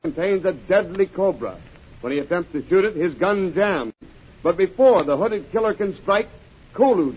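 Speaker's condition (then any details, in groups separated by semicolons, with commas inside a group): No condition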